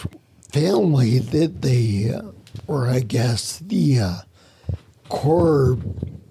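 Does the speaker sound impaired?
Yes: spinocerebellar ataxia; rare neuromuscular disease, mobility challenged, noise-induced anxiety; speech impediment.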